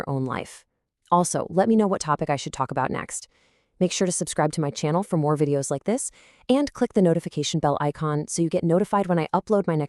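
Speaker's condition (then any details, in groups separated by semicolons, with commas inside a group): No condition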